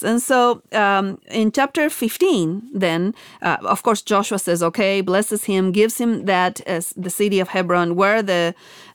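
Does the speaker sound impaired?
No.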